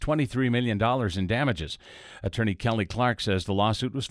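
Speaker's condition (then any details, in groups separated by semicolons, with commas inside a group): No condition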